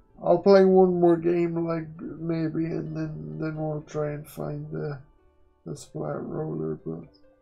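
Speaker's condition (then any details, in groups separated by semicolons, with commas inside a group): Quadriplegic cerebral palsy; uses one hand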